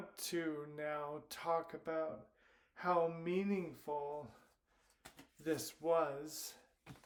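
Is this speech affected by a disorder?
Yes: primary lateral sclerosis.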